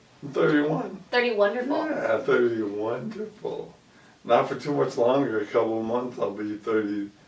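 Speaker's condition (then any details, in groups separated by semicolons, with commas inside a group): ALS; about 2 years since onset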